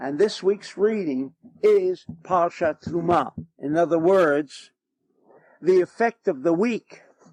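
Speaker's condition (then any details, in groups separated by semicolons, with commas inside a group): No condition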